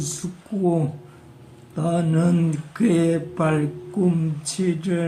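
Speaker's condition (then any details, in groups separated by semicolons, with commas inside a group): Parkinson's disease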